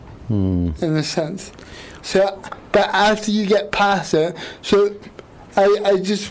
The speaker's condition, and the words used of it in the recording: Cerebral palsy. It takes me quite a bit of effort, but I'm not trying